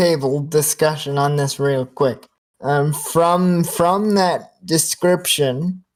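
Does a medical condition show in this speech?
Yes: cerebral palsy, spastic quadriplegia, severe.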